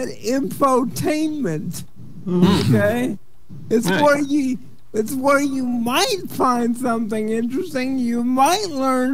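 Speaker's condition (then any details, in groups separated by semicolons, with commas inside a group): Cerebral palsy; wheelchair user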